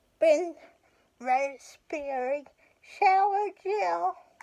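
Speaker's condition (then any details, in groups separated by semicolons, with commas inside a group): Cerebral palsy; speech affected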